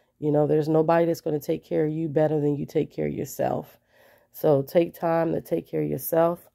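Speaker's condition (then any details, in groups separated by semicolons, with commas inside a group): No condition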